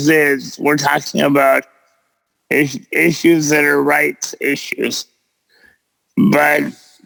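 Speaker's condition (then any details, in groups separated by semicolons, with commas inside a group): Cerebral palsy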